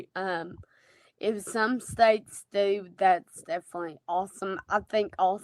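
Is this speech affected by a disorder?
Yes: Friedreich's ataxia.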